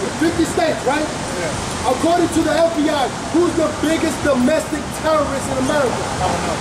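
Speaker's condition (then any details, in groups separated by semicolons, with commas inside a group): No condition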